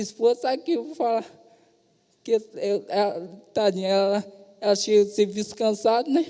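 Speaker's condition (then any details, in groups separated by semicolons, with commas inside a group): Traumatic brain injury, severe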